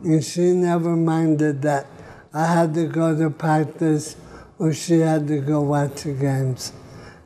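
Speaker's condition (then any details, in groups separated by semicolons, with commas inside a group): ALS (Lou Gehrig's disease)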